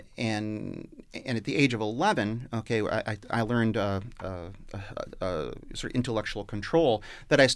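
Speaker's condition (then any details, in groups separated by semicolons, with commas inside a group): Stuttering; severe stuttering from birth, intellectual muscle-control technique learned at age 11; still uses conscious control of speech muscles while talking; as fluent as normally disfluent speakers when using control, singing bypasses stuttering, earlier speaking distressing; repeated words, prolonged sounds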